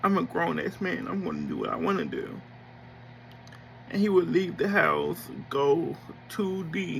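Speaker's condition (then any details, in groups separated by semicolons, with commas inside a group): Cerebral palsy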